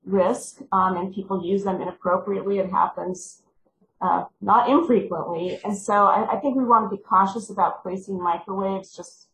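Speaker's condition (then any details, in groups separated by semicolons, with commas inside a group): No condition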